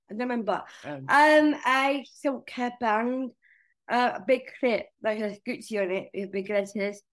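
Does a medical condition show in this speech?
Yes: Down syndrome; from birth, major heart surgery at 5 months old; age 21.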